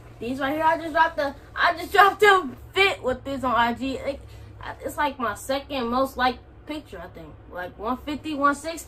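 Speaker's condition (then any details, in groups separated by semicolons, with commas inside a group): No condition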